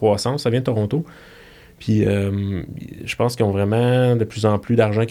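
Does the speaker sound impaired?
No.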